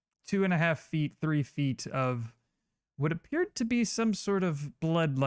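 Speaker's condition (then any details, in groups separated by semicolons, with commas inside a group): No condition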